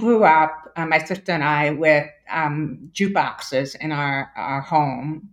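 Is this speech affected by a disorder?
Yes: deafness; born with moderate to severe hearing loss, then esteem implant.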